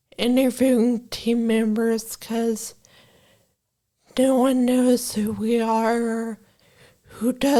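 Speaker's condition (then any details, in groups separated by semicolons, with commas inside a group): Brain injury from aneurysm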